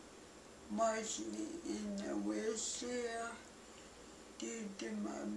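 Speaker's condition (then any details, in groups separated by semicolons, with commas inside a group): Cerebral palsy; cognitive rehabilitation therapy, lives independently; balance and speech most affected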